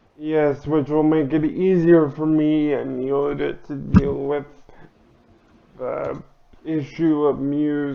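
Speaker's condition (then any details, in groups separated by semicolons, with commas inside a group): Cerebral palsy; limbs affected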